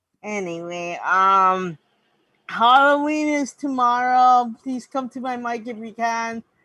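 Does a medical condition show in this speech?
Yes: mild cerebral palsy; mild, born prematurely, helmet and braces in childhood.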